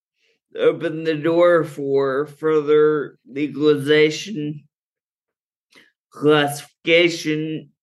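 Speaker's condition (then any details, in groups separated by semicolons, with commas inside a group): Friedreich's ataxia; genetic neuromuscular condition, present from birth, normal childhood, slowly worsening, diagnosed in college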